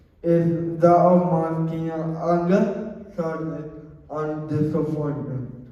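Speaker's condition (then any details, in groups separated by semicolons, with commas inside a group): Cerebral palsy; wheelchair user; regular therapy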